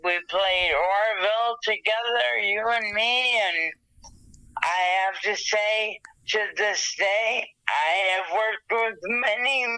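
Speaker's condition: Dysarthria after stroke, thalamic hemorrhage; tone problems

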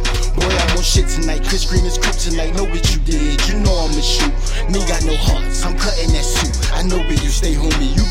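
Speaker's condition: No condition

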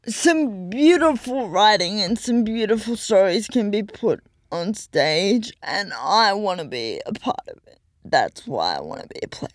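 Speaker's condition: Cerebral palsy; full-time wheelchair user

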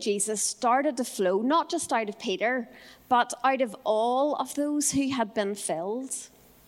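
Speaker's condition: No condition

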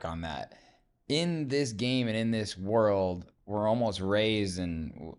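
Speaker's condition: No condition

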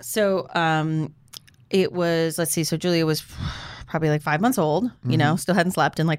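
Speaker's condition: No condition

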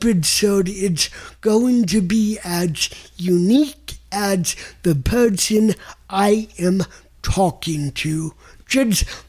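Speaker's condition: Cerebral palsy; impediment called an accent, mistaken for drunk, listeners adjust over time, untraditional tenor singing voice

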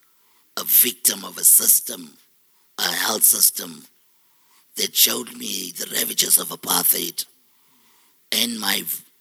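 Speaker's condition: Total laryngectomy; three years post-op, six operations in 18 months, surgeon Dr. Khalil Ismail, surgery four days post-diagnosis

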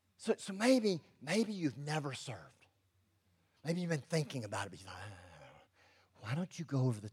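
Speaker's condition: Cleft lip and palate; congenital

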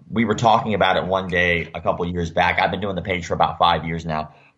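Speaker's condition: Cleft lip and palate; facial scars from surgeries

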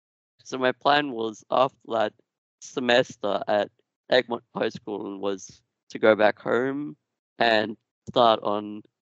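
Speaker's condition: Duchenne muscular dystrophy; genetic, progressive

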